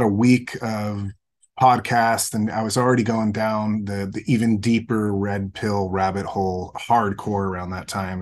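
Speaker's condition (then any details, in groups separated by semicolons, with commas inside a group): No condition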